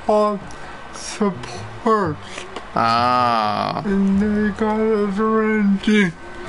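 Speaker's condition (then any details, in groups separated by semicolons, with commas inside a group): Cerebral palsy; wheelchair use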